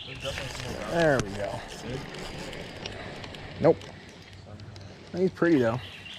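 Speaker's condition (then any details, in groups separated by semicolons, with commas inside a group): No condition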